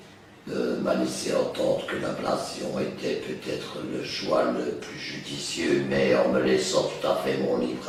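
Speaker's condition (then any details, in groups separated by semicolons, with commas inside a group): Total laryngectomy; total laryngectomy for laryngeal tumour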